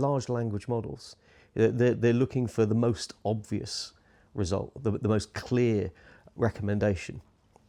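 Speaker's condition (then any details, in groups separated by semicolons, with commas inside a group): No condition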